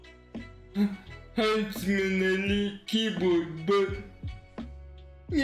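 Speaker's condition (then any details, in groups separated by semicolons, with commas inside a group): Cerebral palsy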